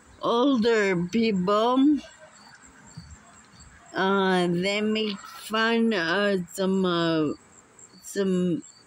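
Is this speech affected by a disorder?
Yes: muscular dystrophy; unable to walk.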